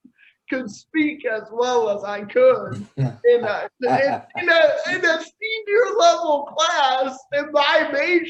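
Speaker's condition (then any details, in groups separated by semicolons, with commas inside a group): Cerebral palsy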